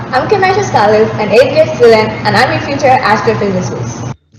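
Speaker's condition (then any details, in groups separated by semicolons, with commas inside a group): No condition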